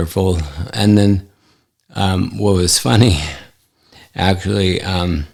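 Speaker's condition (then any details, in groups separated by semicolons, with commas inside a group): ALS; affects hand function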